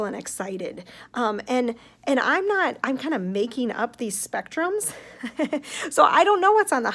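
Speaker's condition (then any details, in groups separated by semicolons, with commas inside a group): No condition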